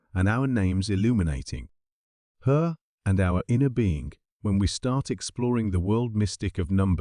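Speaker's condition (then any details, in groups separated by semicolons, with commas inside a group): No condition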